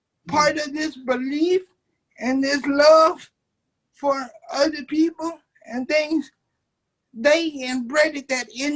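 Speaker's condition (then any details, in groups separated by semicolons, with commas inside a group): Cerebral palsy; uses wheelchair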